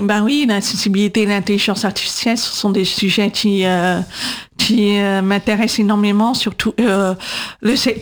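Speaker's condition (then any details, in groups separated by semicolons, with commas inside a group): Deaf from birth; congenital deafness; follows show via live transcription by Céline Ripoll, needs subtitles and transcripts for videos, podcasts; atypical voice, speech recognition struggles to understand, 20 years speech therapy, lpc coder in class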